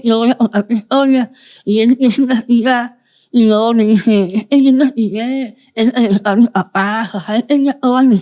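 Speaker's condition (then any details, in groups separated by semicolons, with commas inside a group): Moebius syndrome, congenital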